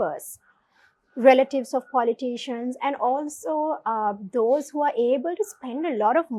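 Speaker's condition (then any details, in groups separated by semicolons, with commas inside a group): No condition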